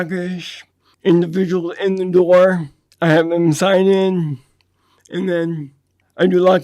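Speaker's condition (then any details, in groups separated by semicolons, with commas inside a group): Dystonia; neurological condition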